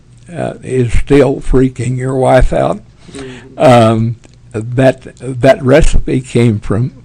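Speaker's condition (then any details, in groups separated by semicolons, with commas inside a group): Parkinson's; tremors as early symptom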